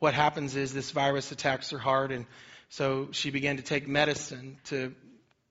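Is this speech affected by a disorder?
No.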